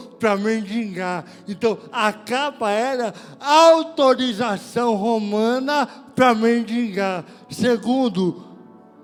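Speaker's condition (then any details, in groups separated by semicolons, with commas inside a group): Cerebral palsy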